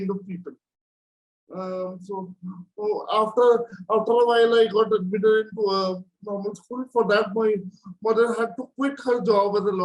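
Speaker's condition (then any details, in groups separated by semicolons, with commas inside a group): Cerebral palsy; from birth, four surgeries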